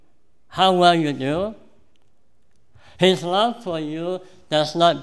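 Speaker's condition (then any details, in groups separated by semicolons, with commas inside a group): Cleft palate; present from birth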